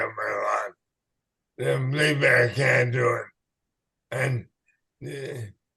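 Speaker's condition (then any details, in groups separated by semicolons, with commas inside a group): ALS/MND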